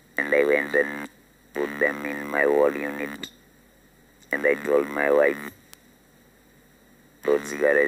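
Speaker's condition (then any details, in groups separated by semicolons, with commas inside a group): Larynx cancer, laryngectomy, speech-generating device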